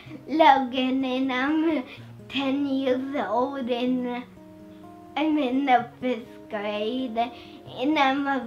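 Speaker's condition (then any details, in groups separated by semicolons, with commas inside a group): Mitochondrial disease; brain bright spots, affects speech, gross motor, balance, core muscles; age ten, improving on study medication, reaching tremor, core severely impacted; very slow speech at onset, very loud breathing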